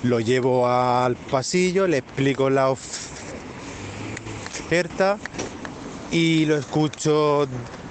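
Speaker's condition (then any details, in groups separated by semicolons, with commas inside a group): Stuttering; stuttering since at least high school years; identifies as currently stuttering; repeated sounds, blocks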